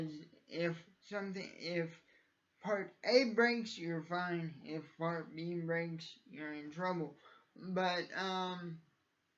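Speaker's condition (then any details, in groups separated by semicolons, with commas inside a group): Cerebral palsy; from birth, uses wheelchair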